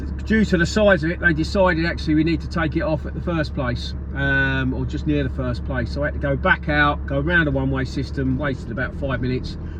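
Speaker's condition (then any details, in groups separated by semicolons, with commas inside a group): No condition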